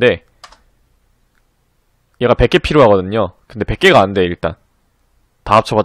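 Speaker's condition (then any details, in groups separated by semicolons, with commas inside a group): No condition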